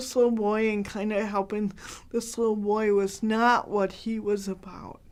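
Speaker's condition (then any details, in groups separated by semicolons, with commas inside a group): Cerebral palsy, mild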